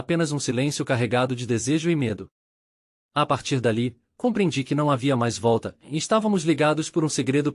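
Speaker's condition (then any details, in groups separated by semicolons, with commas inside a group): No condition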